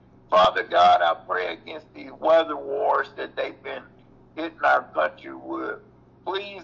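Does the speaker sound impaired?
Yes: cerebral palsy; mobility affected, previously off feet.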